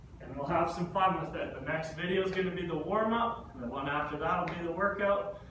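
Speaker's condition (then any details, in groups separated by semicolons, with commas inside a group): No condition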